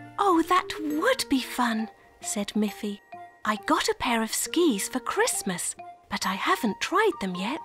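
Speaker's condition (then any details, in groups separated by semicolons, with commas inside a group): No condition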